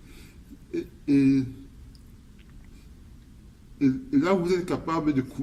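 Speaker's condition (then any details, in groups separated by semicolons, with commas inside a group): Cerebral palsy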